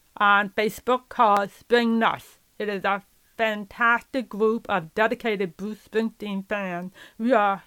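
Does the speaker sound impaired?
Yes: profound deafness; profoundly deaf since earliest memory, legally blind from early 20s, 10% peripheral vision left; relies on lip reading, knows some sign language but rarely uses it; learned to speak with speech therapist help, therapy in elementary and high school.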